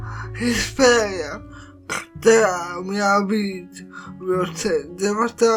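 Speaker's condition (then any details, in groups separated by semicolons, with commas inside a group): Cerebral palsy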